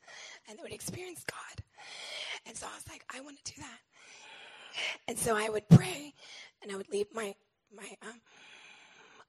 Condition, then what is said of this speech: Throat cancer. People are responding to the gospel with the little voice that I have.